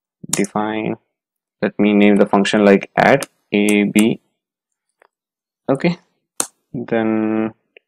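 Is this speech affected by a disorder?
No.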